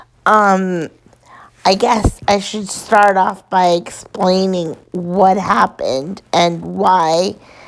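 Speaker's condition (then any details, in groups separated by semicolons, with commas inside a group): Cerebral palsy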